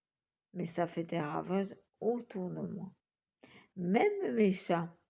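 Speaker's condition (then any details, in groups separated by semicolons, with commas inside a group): Multiple sclerosis; back pain cuts off breathing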